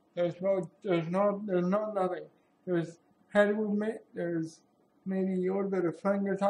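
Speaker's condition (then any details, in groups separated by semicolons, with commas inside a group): Cerebral palsy; sometimes hard to speak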